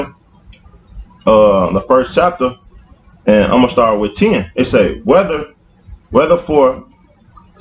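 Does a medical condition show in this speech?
No.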